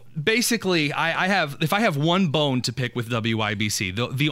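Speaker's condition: No condition

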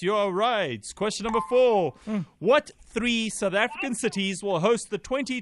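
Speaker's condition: No condition

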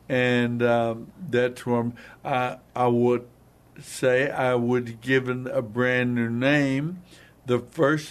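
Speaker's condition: Hemorrhagic stroke, hemorrhagic, basal ganglia

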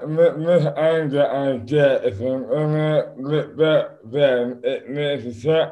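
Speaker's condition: Dystonia; affects speech and hands

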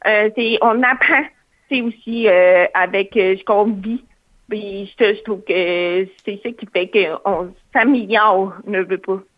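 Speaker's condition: Hearing loss, cochlear implant; hard of hearing, cochlear implant received at age 4, operated very young; lip-reads, masks make lip-reading harder, uses interpreters and special-education teacher (orthopédagogue)

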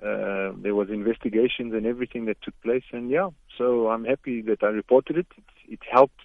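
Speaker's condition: No condition

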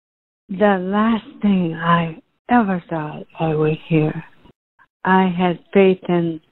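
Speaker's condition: ALS, genetic; breathing changed while singing, could not sing, lost voice for teaching

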